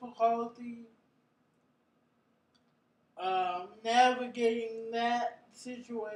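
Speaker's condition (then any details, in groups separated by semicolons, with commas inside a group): Cerebral palsy; brain injury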